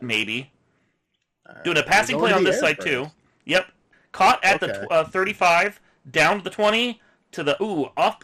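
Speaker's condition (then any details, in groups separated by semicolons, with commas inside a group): No condition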